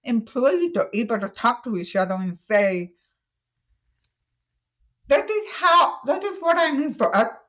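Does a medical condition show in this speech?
Yes: deaf, cochlear implant user; hearing aid ages one to 33, cannot use phone.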